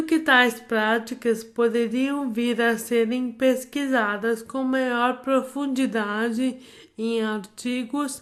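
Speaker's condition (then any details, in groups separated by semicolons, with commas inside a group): Amyotrophic lateral sclerosis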